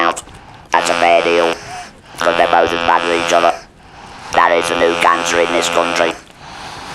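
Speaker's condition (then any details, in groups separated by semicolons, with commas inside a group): Laryngeal cancer with laryngectomy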